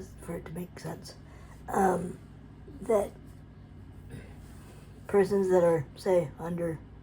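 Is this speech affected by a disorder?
Yes: cerebral palsy; predominantly physical.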